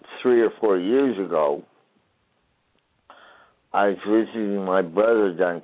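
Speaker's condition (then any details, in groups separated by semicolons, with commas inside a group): Traumatic brain injury; traumatic brain injury from being trapped in a fire; noticeable voice challenge, people ask about voice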